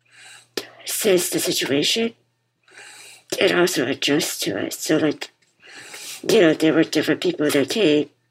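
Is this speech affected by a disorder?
Yes: muscular dystrophy; BiPAP machine audible while talking.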